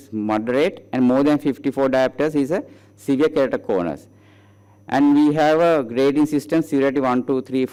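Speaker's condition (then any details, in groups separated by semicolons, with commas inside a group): No condition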